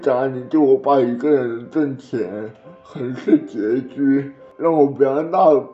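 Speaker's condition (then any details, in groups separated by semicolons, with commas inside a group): Cerebral palsy; early rehabilitation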